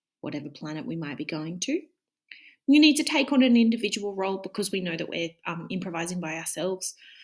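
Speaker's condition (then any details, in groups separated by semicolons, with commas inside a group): No condition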